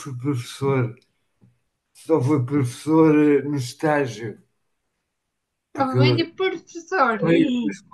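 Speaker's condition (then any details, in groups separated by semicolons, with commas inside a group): Machado-Joseph disease (sca3)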